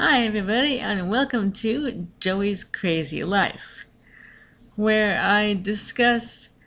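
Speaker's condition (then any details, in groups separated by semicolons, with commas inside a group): Cerebral palsy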